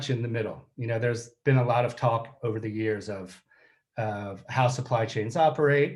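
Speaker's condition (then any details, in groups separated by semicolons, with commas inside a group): No condition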